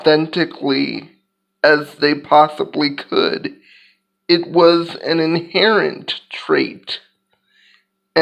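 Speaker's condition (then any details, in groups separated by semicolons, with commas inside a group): Cerebral palsy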